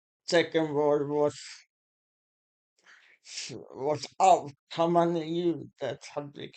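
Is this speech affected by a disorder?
Yes: muscular Parkinson.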